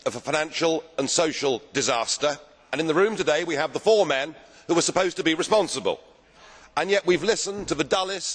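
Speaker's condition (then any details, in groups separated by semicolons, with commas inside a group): No condition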